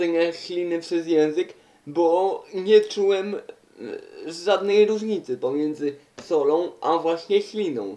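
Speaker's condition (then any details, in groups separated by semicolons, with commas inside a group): Cerebral palsy; uses wheelchair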